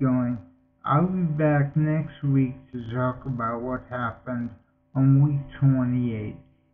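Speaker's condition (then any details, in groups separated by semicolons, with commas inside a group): Multiple sclerosis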